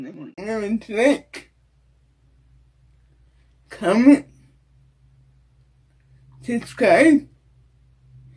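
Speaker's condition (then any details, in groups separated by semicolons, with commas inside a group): Cerebral palsy; wheelchair; uses phone to speak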